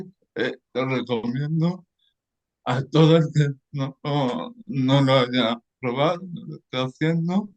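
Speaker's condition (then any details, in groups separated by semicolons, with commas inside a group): Cerebral palsy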